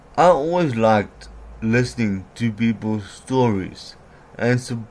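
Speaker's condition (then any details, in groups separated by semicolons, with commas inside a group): Cerebral palsy; myasthenia gravis muscle fatigue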